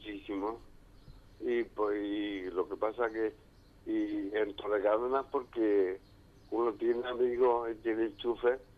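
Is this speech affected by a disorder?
Yes: ALS; amyotrophic lateral sclerosis, diagnosed at Torre Cárdenas after 7 to 8 months, needs someone always present.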